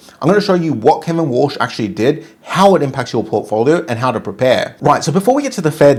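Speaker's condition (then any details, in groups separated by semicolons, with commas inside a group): No condition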